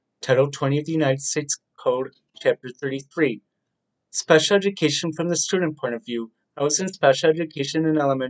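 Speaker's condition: No condition

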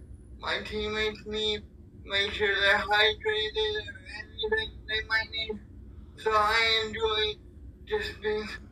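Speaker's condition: Cerebral palsy; physically challenged

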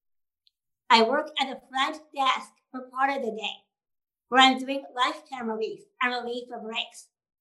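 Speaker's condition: Down syndrome

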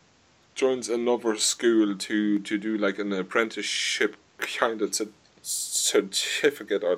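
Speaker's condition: Stuttering; stutter described as involuntary, cannot help it; says own stuttering may annoy listeners; repeated sounds

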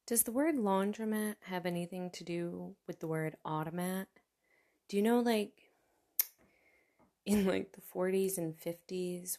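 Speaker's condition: No condition

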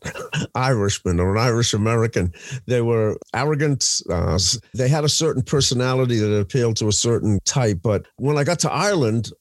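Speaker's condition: No condition

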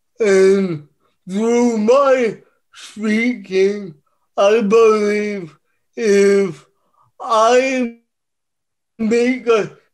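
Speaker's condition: Cerebral palsy; childhood physical therapy

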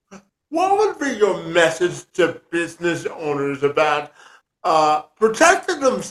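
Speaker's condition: Cerebral palsy; cerebral palsy from birth

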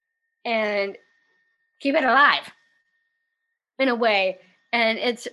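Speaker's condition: Down syndrome; developmental disability

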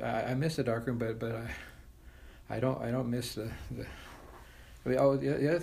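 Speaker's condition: Parkinson's disease; traveling increasingly difficult

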